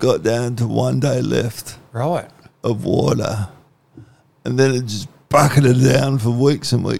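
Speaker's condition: Cerebral palsy; once cold stays cold

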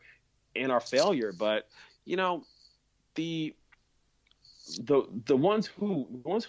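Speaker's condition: Stutter; reports having overcome stutter and fear of it, gave TEDx talk on it; still describes self as someone who has a stutter; past struggles speaking in front of audiences, laughed at, practiced speech repeatedly before Glide church talk; repeated words, blocks

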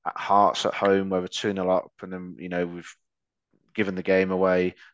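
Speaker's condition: No condition

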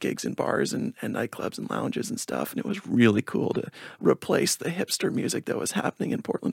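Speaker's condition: Spasmodic dysphonia; speaks in higher pinched tone to reliably get words out, lower voice inconsistent

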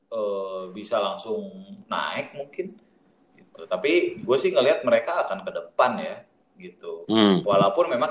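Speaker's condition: No condition

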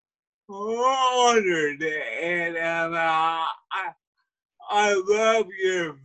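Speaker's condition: Cerebral palsy; wheelchair user; speech impediment

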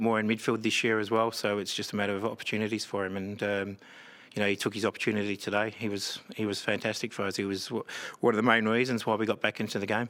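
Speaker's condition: No condition

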